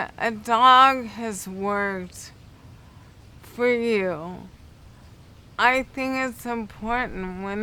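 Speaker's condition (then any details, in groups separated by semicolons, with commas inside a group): Cerebral palsy; affects speech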